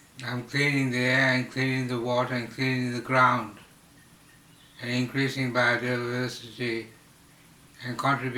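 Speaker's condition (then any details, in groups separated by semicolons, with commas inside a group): Slurred speech from poisoning; hypersalivation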